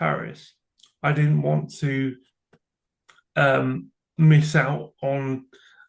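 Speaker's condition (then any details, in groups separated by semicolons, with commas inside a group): Cerebral palsy; from birth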